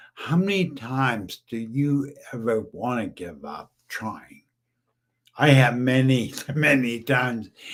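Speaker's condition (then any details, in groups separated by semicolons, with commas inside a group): Brain injury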